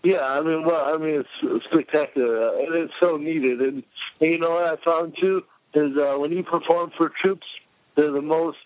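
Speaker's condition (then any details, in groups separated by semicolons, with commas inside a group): Cerebral palsy; visible to casting agents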